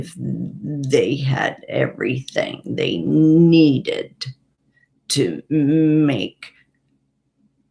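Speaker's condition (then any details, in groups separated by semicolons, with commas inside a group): Parkinson's and essential tremor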